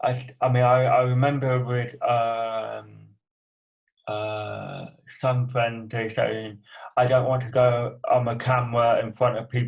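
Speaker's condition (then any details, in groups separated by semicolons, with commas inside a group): Cerebral palsy; from birth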